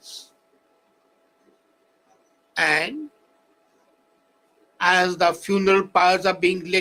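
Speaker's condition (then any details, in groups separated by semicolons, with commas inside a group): No condition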